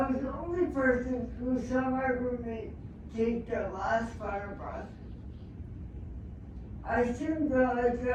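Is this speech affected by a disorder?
Yes: traumatic brain injury; speech.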